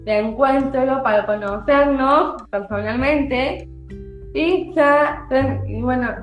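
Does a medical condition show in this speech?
Yes: Down syndrome; from birth.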